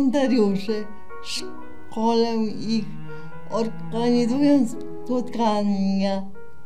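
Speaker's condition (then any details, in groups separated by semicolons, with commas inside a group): Cerebral palsy; from birth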